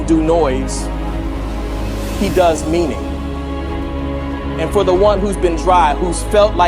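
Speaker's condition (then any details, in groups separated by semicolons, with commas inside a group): No condition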